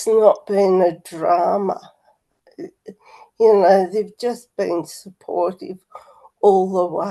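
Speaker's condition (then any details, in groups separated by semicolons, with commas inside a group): Motor neurone disease; PEG feeding tube; terminal, diagnosed four to five months ago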